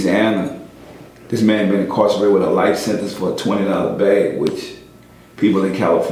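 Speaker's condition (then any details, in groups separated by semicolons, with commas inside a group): No condition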